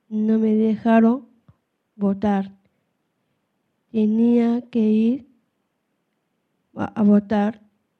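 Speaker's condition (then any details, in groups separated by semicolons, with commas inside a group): Down syndrome; English interpretation given after her lines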